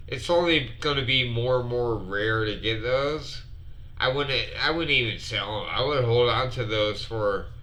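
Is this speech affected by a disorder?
Yes: multiple sclerosis.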